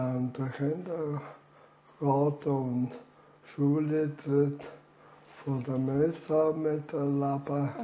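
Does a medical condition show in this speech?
Yes: amyotrophic lateral sclerosis.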